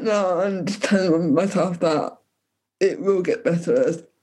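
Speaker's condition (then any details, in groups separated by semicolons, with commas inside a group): Cerebral palsy; affects arm and leg movement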